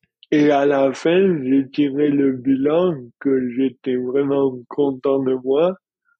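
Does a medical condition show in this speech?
Yes: dystonia; rare neurological dystonia, involuntary muscle contractions, onset in childhood, daily physical effort, heavier for past 5 years.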